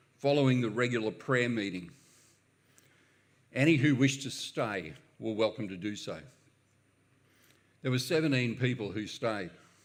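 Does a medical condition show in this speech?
No.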